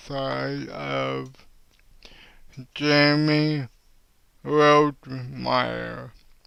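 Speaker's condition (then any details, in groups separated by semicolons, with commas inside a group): Cerebral palsy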